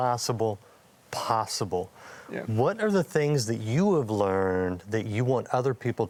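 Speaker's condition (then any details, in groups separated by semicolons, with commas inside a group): No condition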